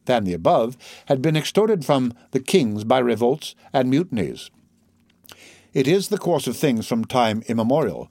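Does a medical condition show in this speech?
No.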